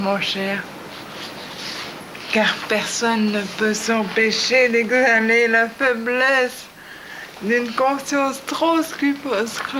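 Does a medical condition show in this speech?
Yes: traumatic brain injury; after bicycle accident and 2 weeks coma.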